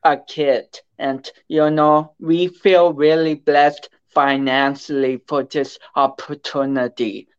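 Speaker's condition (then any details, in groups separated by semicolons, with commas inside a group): Cerebral palsy; affects speech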